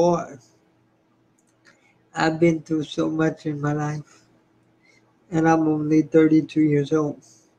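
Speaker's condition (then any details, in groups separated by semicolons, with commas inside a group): Spastic cerebral palsy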